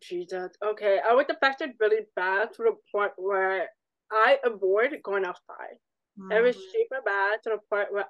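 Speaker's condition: Deafness; hearing aid, uses American Sign Language (ASL); speaks clearly, struggles following multiple speakers at once

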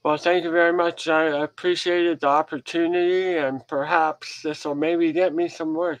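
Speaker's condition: Head and neck cancer surgery; ongoing throat challenges

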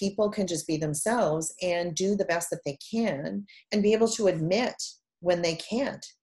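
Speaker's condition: No condition

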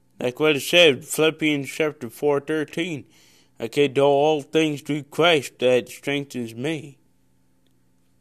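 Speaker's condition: Cerebral palsy; wears glasses

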